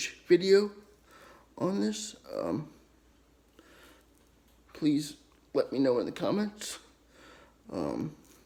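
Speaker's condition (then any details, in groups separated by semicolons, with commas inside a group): Cerebral palsy, spastic diplegia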